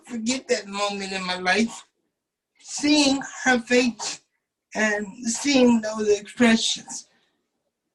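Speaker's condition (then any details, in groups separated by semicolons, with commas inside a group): Cerebral palsy; uses wheelchair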